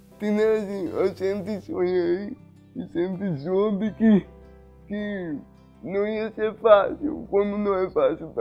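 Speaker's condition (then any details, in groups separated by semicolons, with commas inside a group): Cerebral palsy; some difficulty speaking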